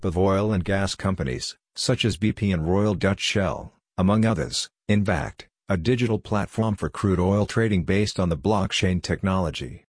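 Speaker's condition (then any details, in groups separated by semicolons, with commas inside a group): No condition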